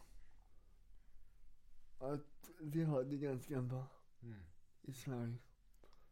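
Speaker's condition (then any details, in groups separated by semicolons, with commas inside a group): Cerebral palsy; has two wheelchairs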